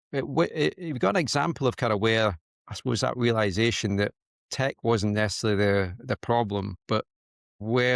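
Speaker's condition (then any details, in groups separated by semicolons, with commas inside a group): No condition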